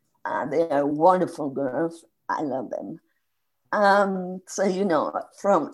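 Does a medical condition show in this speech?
Yes: spasmodic dysphonia; vocal cord issue, gradual onset over 2-3 weeks, work stress during Boston project, diagnosed 8 years later; voice regained 6 months ago after speech therapy, meditation and yoga; voice lost, could not speak at all for 2-3 years, hard to get words out, voice not natural.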